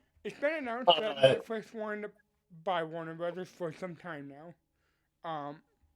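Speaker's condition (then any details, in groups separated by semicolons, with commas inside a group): Cerebral palsy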